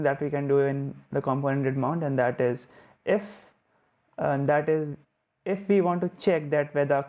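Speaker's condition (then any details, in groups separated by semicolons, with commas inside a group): No condition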